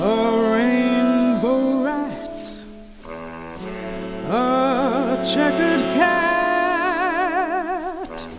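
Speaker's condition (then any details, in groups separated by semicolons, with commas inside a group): No condition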